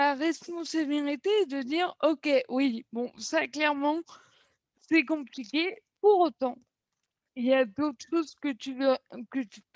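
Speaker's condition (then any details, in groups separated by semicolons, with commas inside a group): Cerebral palsy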